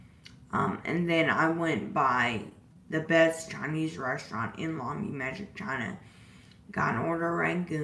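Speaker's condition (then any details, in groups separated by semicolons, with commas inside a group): Disability causing slurred speech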